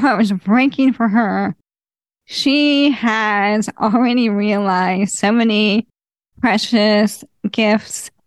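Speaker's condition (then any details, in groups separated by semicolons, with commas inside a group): ALS; fatal disease without cure, continual loss of abilities, described as dying from it; voice changing and declining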